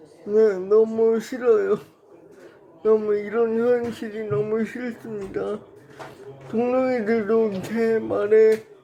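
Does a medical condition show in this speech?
Yes: brain lesion disability.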